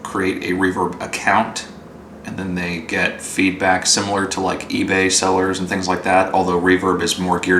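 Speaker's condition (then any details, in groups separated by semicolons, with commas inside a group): No condition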